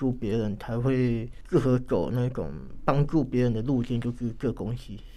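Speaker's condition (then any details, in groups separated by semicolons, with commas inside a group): Hearing loss; moderate bilateral hearing loss, acquired in kindergarten when a bigger child bumped ear, normal before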